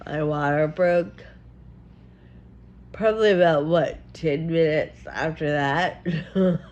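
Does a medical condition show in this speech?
Yes: Friedreich ataxia.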